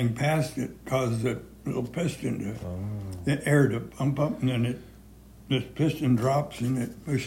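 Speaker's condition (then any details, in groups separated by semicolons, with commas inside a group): Parkinson's, severe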